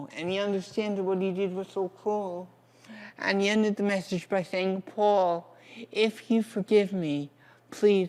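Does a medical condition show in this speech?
Yes: cerebral palsy; from birth, turned feet treated with braces.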